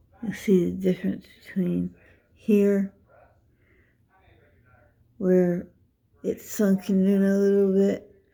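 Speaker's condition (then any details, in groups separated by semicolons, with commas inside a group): Dystonia; affects how speech sounds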